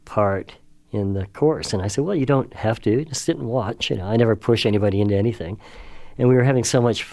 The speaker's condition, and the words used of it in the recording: Cleft palate. And I started talking about, and you can see how serious his case is, and but that little guy now does cartoon voices for part of his living.